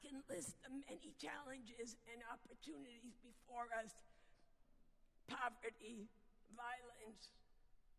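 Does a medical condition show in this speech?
Yes: vocal dysphonia; lost singing ability.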